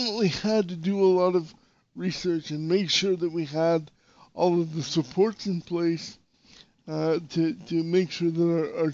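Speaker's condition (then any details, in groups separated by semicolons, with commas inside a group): Cerebral palsy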